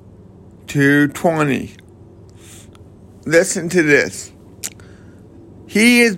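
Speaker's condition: Cerebral palsy

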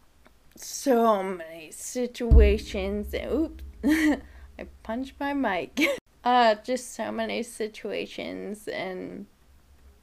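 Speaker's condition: Friedreich's ataxia; rapid side-to-side eye movements

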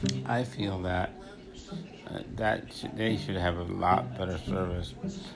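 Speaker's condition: Cerebral palsy

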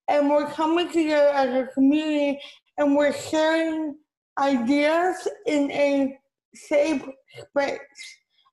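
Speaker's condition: Cerebral palsy; physical therapy

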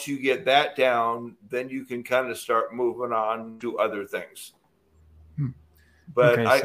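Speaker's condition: No condition

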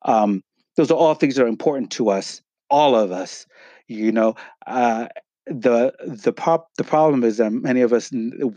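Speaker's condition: Stuttering; repeated sounds, repeated words

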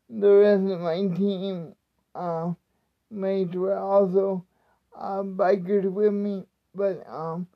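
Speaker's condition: Cerebral palsy; speech not affected by disability

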